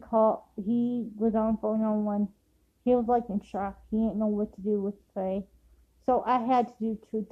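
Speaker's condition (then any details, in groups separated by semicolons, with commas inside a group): Cerebral palsy; affects walking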